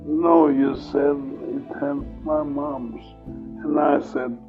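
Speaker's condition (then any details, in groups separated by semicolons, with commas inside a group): Multiple sclerosis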